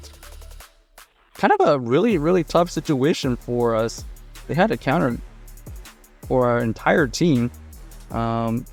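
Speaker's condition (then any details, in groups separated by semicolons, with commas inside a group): No condition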